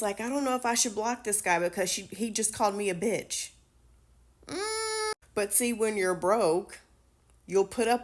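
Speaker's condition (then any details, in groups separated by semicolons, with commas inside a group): No condition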